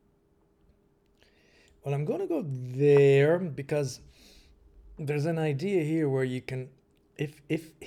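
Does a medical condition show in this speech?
No.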